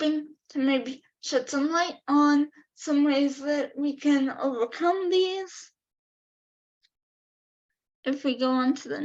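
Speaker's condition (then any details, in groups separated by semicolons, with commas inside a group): Cerebral palsy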